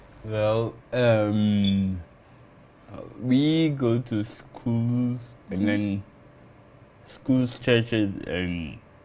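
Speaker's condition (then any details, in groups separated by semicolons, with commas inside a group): Cerebral palsy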